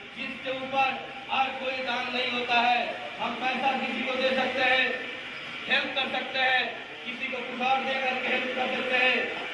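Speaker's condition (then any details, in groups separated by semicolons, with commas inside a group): No condition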